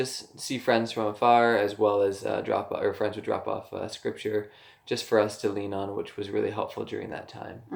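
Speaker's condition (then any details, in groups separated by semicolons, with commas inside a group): No condition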